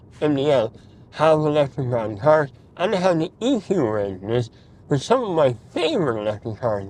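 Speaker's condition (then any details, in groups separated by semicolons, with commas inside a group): Mouth cancer surgery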